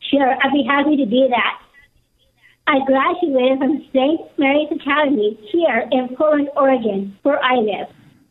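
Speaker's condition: Down syndrome; speaking engagements now via Zoom

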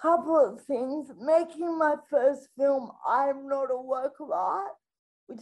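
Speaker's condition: Spastic quadriplegic cerebral palsy; from being born three months premature, full-time electric wheelchair user; affects all of daily life, requires support with every aspect of daily life

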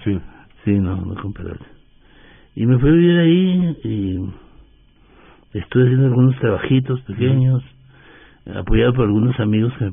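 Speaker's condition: Parkinson's disease; running and tennis prescribed by neurologist

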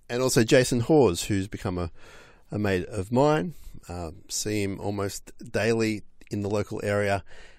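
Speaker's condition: No condition

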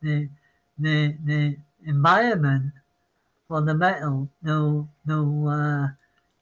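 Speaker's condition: Parkinson's; citing Parkinson's

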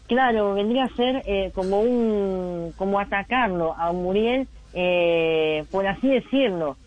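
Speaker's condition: Cleft lip; congenital, some teeth affected; nasal pronunciation, voice does not come out normally, difficulty speaking normally, noticeable on broadcasts

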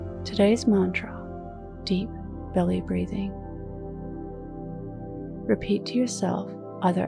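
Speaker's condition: No condition

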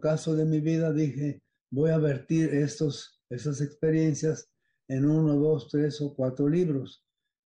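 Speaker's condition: Parkinson's disease; affects smell

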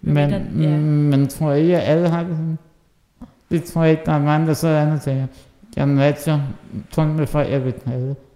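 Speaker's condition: Muscular dystrophy (muskelsvind); has helper

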